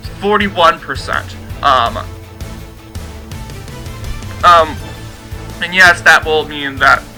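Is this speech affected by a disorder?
No.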